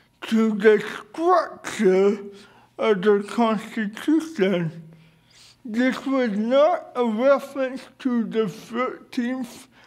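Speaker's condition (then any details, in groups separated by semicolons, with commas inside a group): Cerebral palsy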